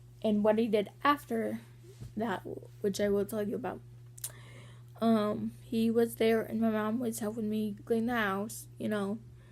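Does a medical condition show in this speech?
Yes: cerebral palsy; walking sometimes hard.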